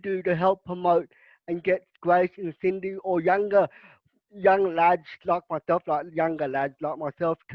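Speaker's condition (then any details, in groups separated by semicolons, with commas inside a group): Cerebral palsy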